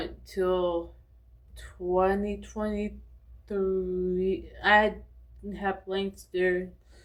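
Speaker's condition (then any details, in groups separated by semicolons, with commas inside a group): Cerebral palsy; brain damage, epilepsy, seizures since age one; diagnosed at age three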